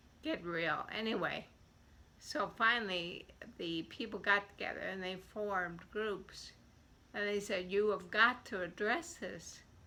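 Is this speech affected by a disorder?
Yes: multiple sclerosis; onset around age ten.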